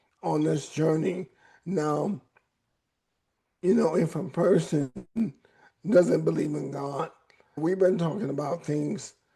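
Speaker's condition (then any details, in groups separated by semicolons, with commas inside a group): ALS; voice raspy at times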